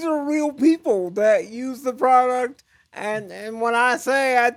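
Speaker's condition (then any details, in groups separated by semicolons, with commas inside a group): Cerebral palsy; chronic pain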